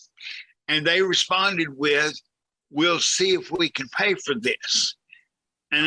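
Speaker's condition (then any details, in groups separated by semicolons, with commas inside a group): Cerebral palsy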